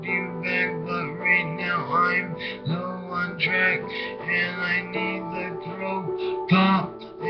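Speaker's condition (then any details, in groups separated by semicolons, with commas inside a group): Brain injury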